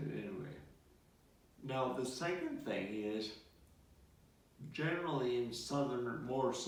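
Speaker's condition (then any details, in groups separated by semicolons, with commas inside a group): Multiple sclerosis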